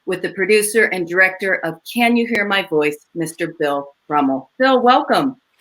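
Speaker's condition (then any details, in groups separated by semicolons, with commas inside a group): No condition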